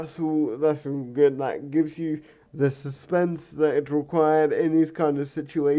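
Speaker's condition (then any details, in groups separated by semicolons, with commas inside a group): Cerebral palsy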